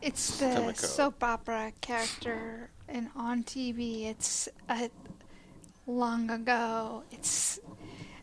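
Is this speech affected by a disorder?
Yes: stroke with aphasia; attends stroke comeback center in Vienna, Virginia.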